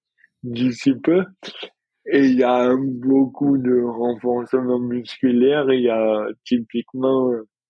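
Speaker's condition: Dystonia; improved balance

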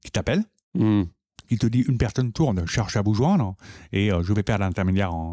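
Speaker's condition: Profound deafness from birth; profound congenital deafness, behind-the-ear hearing aids, cued speech (LPC), sign language learned later, younger sister also deaf

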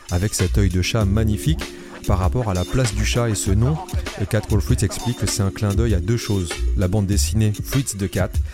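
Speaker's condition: No condition

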